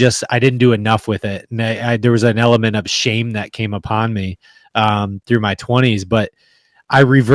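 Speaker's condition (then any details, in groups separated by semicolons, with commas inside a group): No condition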